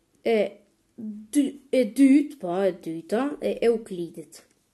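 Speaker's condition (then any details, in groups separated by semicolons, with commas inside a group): No condition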